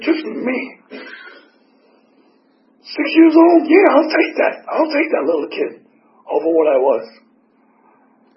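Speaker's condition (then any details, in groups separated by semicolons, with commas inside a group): Tracheotomy; tracheotomy for 4 years, 8 surgeries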